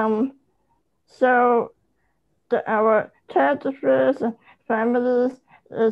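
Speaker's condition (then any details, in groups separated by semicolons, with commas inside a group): Spinal muscular atrophy type 1; type 1, lifelong wheelchair, ventilator, suction machine, oximeter; 26 years old, ventilator-dependent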